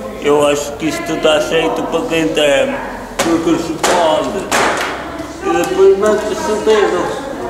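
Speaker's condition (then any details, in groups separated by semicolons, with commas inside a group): Cerebral palsy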